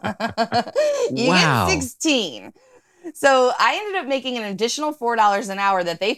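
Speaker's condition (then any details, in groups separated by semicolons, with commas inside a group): No condition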